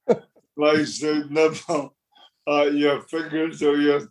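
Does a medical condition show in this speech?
Yes: motor neurone disease; progressive.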